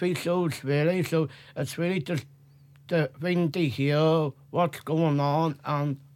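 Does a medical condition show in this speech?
Yes: Down syndrome; present from birth.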